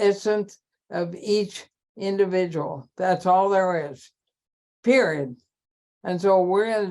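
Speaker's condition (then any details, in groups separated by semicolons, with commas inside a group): ALS; terminal, cannot handwrite, can still type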